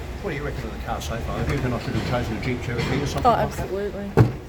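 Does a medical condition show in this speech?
No.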